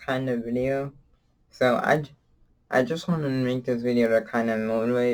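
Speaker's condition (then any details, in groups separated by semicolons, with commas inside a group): Cerebral palsy; from birth, wheelchair user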